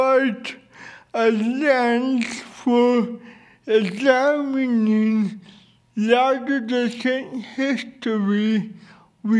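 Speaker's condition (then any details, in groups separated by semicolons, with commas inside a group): Cerebral palsy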